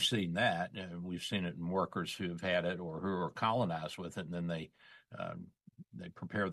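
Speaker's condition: No condition

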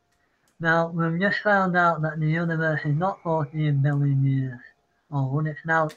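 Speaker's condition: Parkinson's; apologizes mid-sentence

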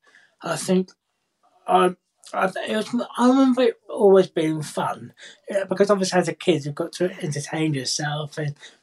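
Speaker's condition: Cerebral palsy, profound hearing loss; BSL first language

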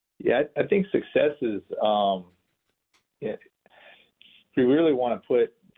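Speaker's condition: No condition

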